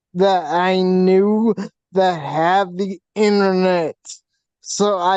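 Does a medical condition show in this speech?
Yes: facial paralysis from hydrocephalus.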